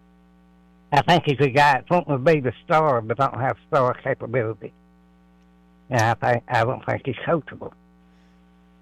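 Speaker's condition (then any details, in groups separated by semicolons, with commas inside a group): Oral cancer; oral cancer survivor; says cannot speak plainly, speech unclear after oral cancer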